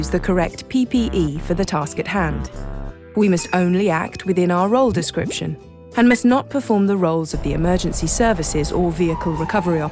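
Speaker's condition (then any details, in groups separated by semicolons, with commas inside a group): No condition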